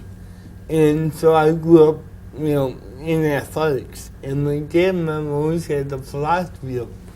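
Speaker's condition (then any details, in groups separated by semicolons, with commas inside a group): Cerebral palsy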